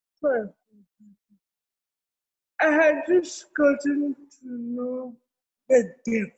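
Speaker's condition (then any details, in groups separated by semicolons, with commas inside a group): Cerebral palsy; incubator for weeks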